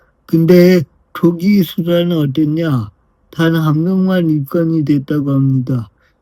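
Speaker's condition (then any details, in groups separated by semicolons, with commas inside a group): Brain lesion disability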